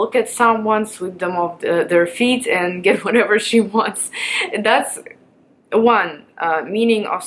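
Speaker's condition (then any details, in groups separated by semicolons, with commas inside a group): No condition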